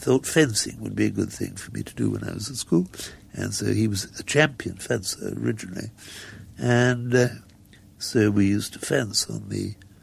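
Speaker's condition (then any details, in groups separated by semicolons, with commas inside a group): Muscular dystrophy; progressive, wheelchair user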